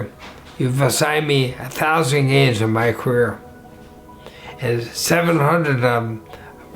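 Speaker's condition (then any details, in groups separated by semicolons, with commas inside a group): ALS; 7 years after onset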